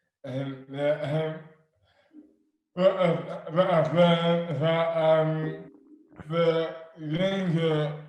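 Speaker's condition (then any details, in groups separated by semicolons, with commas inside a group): Dystonia; affects hands and speech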